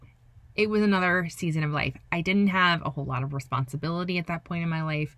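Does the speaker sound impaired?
No.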